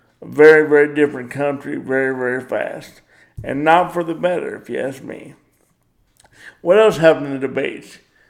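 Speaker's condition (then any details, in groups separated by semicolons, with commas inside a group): Cerebral palsy; power wheelchair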